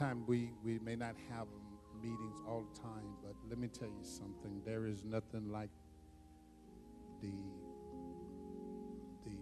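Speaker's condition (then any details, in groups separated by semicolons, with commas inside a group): No condition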